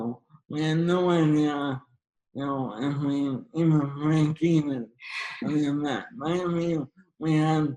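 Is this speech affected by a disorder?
Yes: ALS; young onset, slow progressor.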